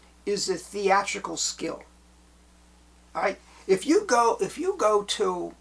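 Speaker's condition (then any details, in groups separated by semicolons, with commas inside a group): No condition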